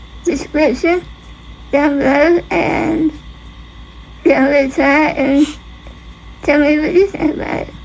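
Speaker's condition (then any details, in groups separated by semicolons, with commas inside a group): Spinal muscular atrophy type 2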